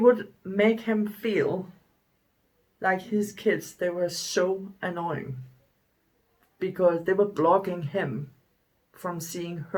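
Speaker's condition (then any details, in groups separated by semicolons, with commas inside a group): No condition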